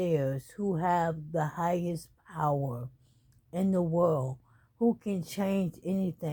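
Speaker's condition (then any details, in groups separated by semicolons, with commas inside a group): ALS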